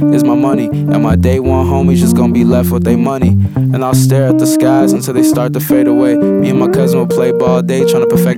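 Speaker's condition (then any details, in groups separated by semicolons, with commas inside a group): No condition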